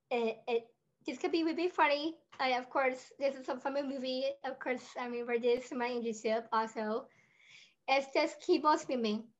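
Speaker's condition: Down syndrome; adult with Down syndrome

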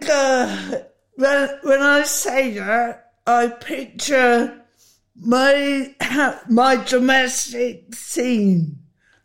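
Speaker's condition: Huntington's disease; symptomatic, on medication, treated by Ed Wild at Bloomsbury clinic, past tominersen gene silencing trial

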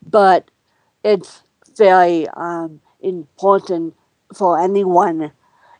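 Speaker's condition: Cerebral palsy; physical, occupational and speech therapy in classroom, first to about eighth grade

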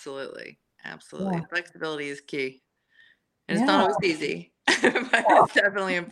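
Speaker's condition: No condition

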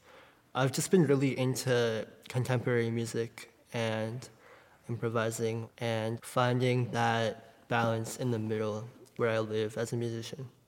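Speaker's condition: Bilateral cleft palate and lip; congenital, operations in childhood by Dr. Mulliken at Boston Children's

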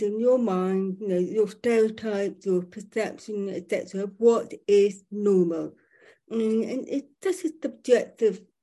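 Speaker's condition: Profoundly deaf, born profoundly deaf

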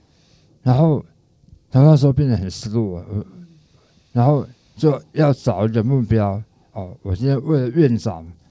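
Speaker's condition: Tongue cancer, stage 4 tongue cancer and parotid cancer; stage four tongue cancer

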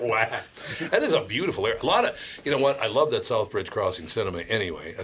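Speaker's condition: No condition

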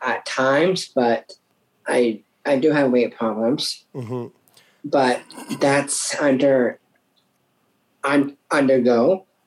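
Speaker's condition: Down syndrome; from birth

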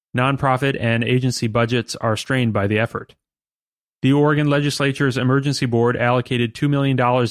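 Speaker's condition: No condition

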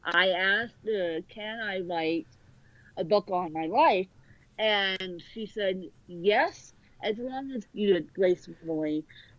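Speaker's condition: Cerebral palsy; more severe than a character who can walk and talk, needs full help dressing

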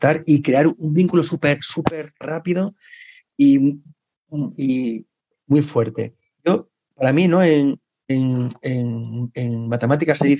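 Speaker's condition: Stuttering; lifelong stuttering, long hidden with many fillers, staying quiet, avoiding speaking; stuttering accepted, still a constant daily struggle; rarely stutters when storytelling, anticipating stuttering triggers it, long used many fillers to hide it; repeated words, prolonged sounds

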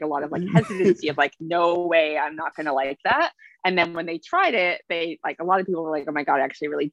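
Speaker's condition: No condition

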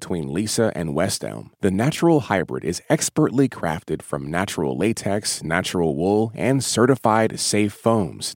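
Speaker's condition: No condition

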